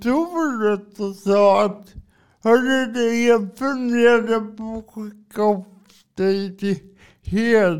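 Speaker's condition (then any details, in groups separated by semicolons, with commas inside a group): Cerebral palsy; drives adapted car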